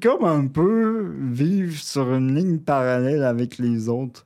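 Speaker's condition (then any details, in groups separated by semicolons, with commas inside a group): Cerebral palsy, near quadriplegia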